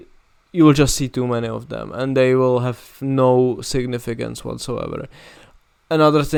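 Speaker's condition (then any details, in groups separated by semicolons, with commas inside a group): No condition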